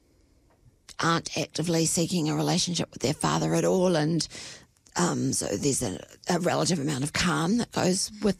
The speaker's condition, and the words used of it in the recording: Spasmodic dysphonia. So my voice is not that fat flash right now.